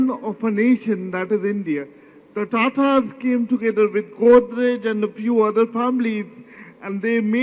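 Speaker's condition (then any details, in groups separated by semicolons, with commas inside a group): Cerebral palsy; could not talk properly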